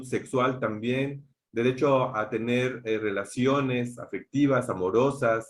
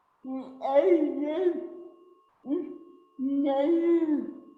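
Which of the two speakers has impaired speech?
The second: cerebral palsy; since birth.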